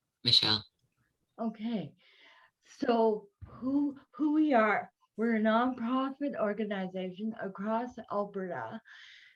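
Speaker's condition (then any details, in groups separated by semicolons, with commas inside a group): Cerebral palsy; early difficulty forming words, learned by mimicry, no speech therapy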